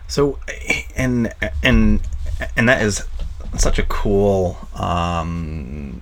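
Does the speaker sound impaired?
Yes: stuttering; wants more comfort with own stutter, plans daily mindfulness, positive affirmations, speaking with new people; frequent um fillers, word and phrase repetitions; here repeated words, prolonged sounds.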